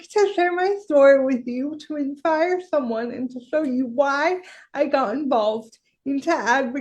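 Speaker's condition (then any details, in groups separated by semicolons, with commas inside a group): Cerebral palsy; severe, wheelchair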